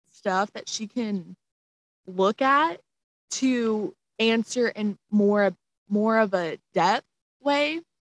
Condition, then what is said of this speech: Stuttering. If it's ordering food in a drive-through and stuttering your way through it.